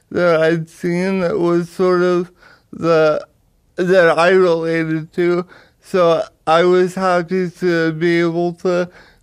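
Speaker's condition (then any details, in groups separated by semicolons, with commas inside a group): Cerebral palsy; power wheelchair user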